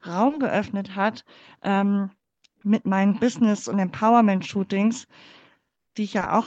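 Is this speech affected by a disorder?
Yes: cleft palate; congenital, born in former GDR.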